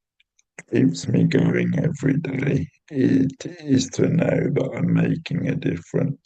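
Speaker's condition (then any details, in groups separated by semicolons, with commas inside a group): Cerebral palsy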